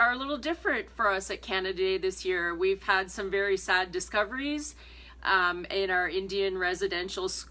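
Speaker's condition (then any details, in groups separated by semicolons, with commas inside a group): No condition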